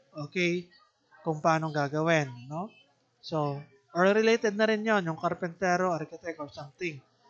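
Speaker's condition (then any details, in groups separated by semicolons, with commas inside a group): No condition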